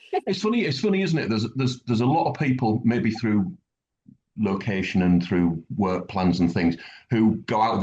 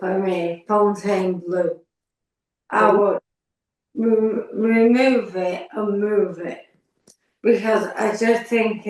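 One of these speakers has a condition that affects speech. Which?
The second: functional neurological disorder; finger twitches, numbness, weak fingers; about two years, chronic, progressively worse, seizures; slurred speech worsening, swallowing and voice affected, choking, breathing problems.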